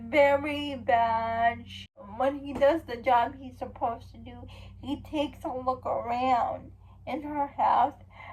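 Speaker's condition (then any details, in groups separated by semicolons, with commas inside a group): Cerebral palsy; uses wheelchair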